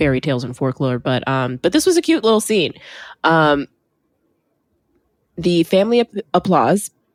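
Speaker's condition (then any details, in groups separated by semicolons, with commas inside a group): No condition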